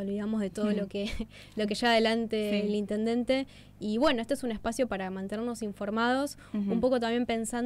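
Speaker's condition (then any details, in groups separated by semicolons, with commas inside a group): No condition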